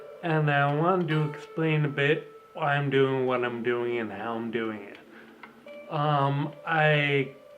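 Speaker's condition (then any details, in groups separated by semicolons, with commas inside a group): Ataxia; slight slurring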